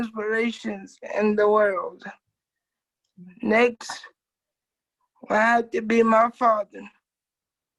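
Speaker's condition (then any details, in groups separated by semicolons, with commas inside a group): Cerebral palsy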